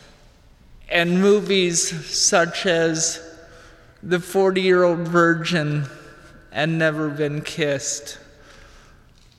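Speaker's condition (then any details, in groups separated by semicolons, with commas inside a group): Cerebral palsy; tight fingers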